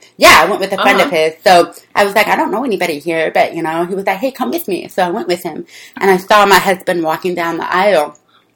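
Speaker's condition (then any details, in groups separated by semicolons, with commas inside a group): Deafness; deaf since childhood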